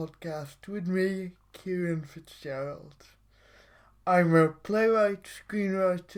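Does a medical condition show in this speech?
Yes: cerebral palsy.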